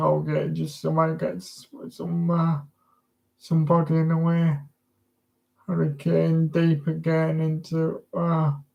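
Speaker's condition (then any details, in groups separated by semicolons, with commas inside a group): Cerebral palsy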